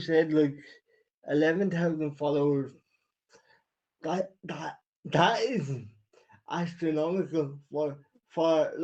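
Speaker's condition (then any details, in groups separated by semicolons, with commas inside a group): Cerebral palsy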